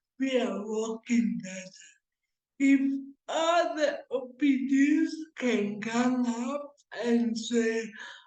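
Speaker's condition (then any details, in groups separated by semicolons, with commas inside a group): Cerebral palsy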